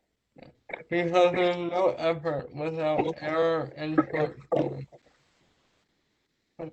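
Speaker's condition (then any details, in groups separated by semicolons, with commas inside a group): Traumatic brain injury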